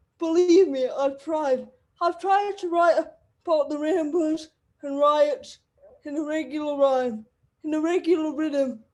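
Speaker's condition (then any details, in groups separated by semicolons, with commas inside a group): Cerebral palsy; wheelchair user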